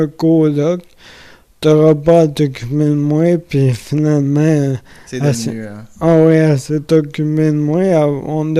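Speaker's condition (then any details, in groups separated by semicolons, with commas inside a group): Amyotrophic lateral sclerosis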